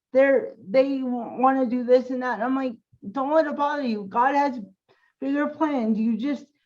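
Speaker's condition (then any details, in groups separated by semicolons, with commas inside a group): Cerebral palsy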